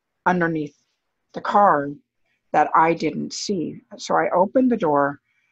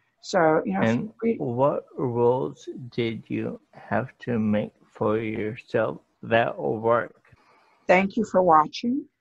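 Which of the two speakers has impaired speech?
The second: ALS; about 20 years since diagnosis, no reported progression; hard time speaking, speech obviously affected.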